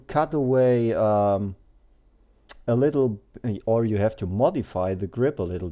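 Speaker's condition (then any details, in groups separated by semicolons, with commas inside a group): No condition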